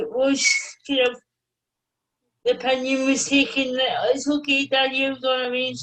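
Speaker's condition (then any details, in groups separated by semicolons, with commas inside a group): Cerebral palsy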